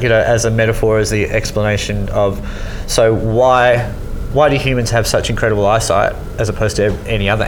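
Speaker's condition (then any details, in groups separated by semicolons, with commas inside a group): Cleft lip and palate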